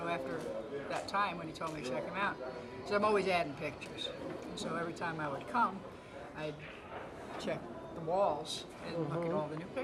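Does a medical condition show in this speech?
No.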